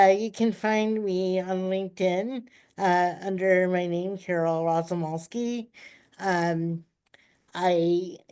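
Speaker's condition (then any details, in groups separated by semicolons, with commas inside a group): Cerebral palsy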